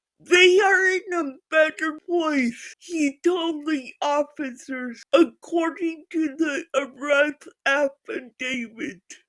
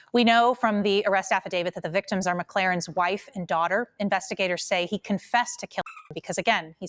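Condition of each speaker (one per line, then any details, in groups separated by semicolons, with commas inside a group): Physical speech impairment; physical speech impairment, no intellectual disability; hard for unfamiliar listeners, some names hard to pronounce
No condition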